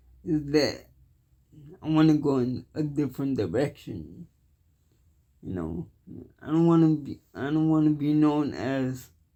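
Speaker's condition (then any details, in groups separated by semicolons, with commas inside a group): Cerebral palsy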